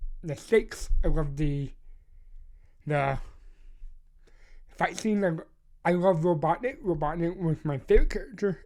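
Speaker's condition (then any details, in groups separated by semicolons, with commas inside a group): Cerebral palsy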